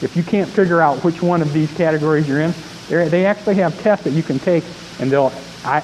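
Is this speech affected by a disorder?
No.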